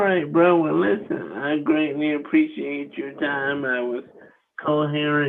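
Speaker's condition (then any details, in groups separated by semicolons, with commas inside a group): Cerebral palsy; wheelchair user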